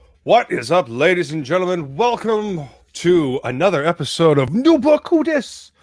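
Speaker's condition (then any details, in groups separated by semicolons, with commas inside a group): No condition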